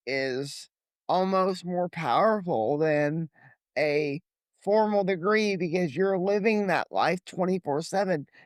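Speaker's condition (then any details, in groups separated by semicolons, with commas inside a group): Cerebral palsy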